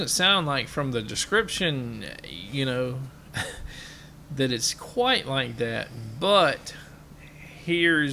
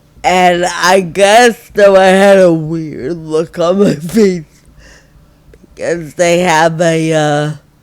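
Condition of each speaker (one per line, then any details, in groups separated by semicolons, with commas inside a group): No condition
Friedreich ataxia; some control of all limbs, lacks fine motor control; omaveloxolone stopped after weeks, side effects; pain management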